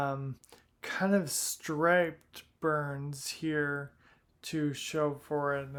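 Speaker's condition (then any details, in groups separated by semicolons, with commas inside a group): Primary lateral sclerosis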